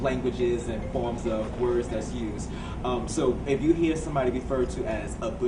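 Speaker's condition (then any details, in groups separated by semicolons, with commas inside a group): No condition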